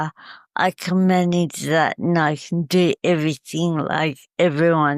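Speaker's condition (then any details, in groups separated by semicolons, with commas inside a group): Cerebral palsy; uses wheelchair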